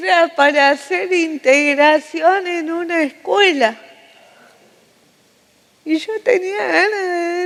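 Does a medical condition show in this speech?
Yes: cerebral palsy.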